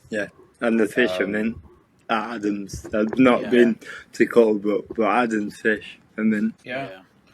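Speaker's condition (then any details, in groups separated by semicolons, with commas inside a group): Cerebral palsy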